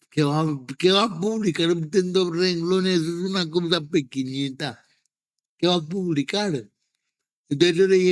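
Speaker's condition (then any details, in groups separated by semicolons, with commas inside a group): Cerebral palsy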